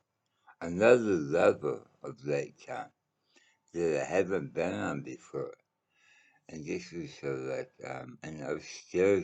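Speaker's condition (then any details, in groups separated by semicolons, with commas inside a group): Mouth cancer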